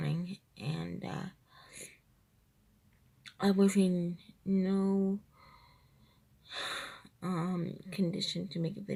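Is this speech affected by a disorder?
Yes: cerebral palsy, triplegia.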